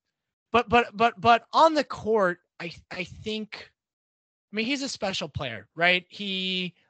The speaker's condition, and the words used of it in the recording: None; typical speech.